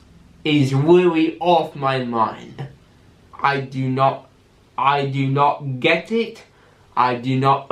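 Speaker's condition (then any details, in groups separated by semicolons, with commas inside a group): Cerebral palsy with stammer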